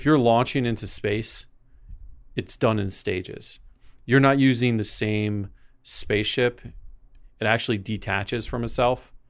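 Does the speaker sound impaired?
No.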